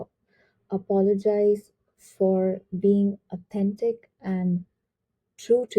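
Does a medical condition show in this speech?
No.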